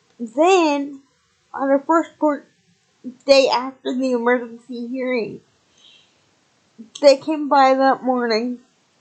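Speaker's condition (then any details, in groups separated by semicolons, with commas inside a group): Cerebral palsy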